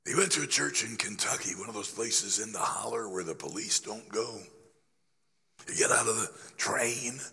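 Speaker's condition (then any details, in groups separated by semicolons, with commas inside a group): Laryngeal cancer after radiation; still affected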